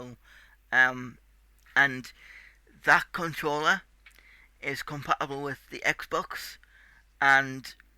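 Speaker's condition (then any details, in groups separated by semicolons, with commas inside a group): Cerebral palsy; tight muscles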